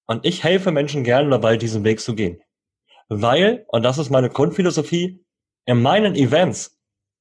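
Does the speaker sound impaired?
Yes: cleft lip and palate, cleft lip, jaw and palate; learned to speak through speech therapy until age nine.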